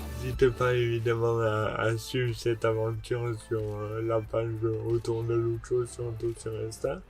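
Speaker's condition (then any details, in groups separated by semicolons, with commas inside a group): Dystonia; speech difficulties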